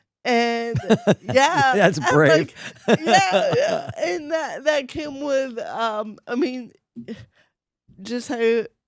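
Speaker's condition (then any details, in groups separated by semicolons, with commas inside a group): Cerebral palsy, mild; affects voice and one hand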